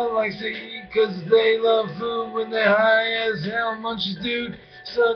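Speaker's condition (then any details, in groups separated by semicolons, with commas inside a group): Brain injury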